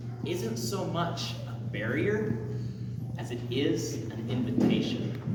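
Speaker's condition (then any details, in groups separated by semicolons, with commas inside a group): No condition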